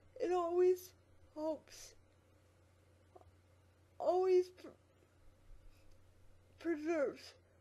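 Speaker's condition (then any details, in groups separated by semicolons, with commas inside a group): Quadriplegic cerebral palsy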